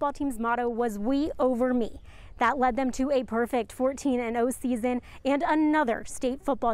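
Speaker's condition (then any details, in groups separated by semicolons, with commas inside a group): No condition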